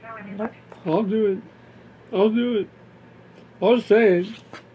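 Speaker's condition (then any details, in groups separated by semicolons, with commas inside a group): Cerebral palsy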